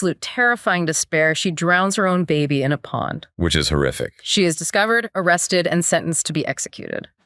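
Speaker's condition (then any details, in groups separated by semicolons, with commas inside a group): No condition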